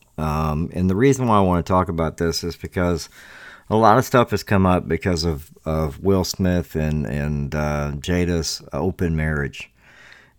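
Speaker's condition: No condition

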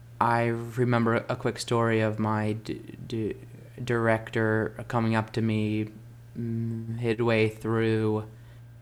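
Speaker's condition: Stuttering; not caused by nervousness; varies with excitement, worse when hurt, stuttered on tour stage, stuttered a lot in Grease audition; blocks

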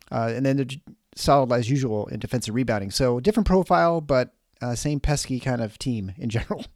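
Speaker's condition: No condition

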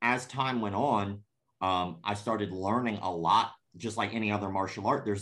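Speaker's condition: Cleft palate; scars on face

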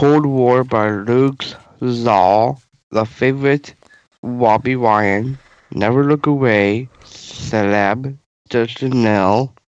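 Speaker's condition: Down syndrome

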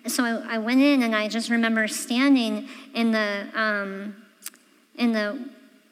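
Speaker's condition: Cleft palate; congenital

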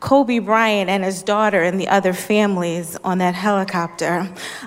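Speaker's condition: No condition

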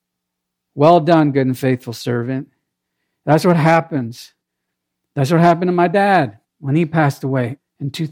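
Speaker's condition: No condition

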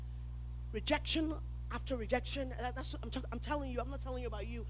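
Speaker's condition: No condition

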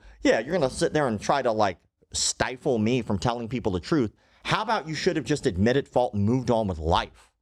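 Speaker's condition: Cleft lip and palate

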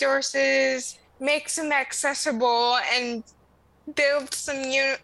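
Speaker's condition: Cerebral palsy; congenital spastic cerebral palsy

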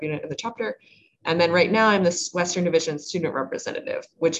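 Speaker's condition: No condition

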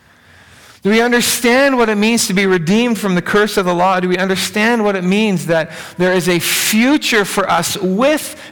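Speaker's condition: No condition

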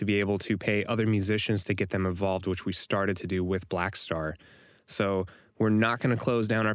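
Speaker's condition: No condition

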